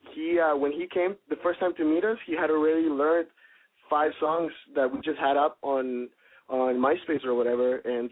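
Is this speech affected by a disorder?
No.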